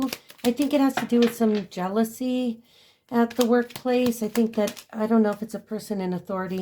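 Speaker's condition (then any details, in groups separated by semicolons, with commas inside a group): No condition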